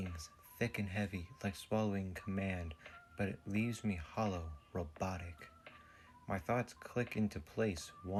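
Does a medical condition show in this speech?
No.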